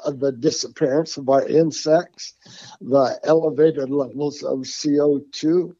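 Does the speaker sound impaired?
Yes: Parkinson's; tremors since youth, progressively worse, repeated complete breathing stoppage, unable to make sound then, emergency steroids; formerly voice tremor, hard to understand, lost track after 2-3 sentences, now talks at length.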